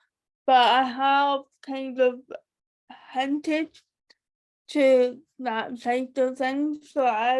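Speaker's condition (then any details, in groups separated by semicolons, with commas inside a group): Cerebral palsy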